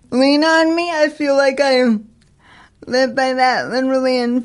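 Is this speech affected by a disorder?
Yes: spastic quadriplegic cerebral palsy, severe; lack of brain oxygen at birth, born 3 months premature, birth weight 1 pound 14 ounces, all muscles very tight; age 36, aging with spasticity difficult, has therapist team; tightness audible in voice, attributed to excitement, able to talk unlike many with severe CP.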